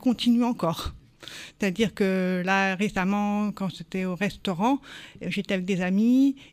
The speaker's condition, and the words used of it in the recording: Deafness. Voilà, et en même temps c'est trompeur parce que le fait que je parle bien, souvent les personnes croient que je suis entendante.